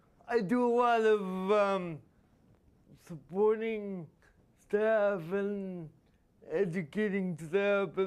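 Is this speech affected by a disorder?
Yes: spastic quadriplegia.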